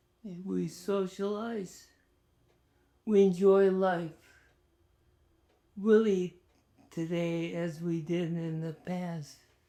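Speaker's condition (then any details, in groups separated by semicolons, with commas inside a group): ALS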